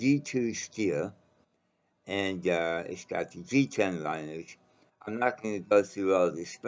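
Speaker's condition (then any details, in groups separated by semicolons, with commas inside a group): Mouth cancer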